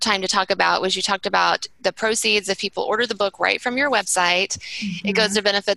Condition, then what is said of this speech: No condition.